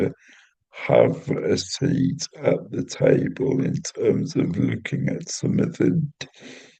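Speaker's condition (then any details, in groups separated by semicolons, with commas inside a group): Cerebral palsy; intrathecal baclofen pump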